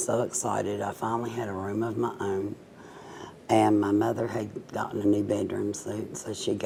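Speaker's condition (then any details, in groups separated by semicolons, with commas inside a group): Cerebral palsy, mild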